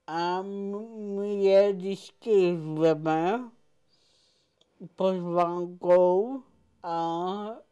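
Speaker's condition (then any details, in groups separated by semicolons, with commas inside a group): Cerebral palsy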